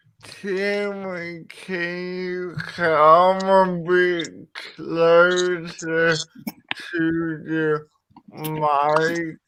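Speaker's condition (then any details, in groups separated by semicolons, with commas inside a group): Cerebral palsy; brain damage, psychosocial component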